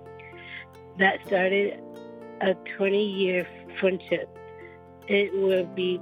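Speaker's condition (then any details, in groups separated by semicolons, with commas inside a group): Down syndrome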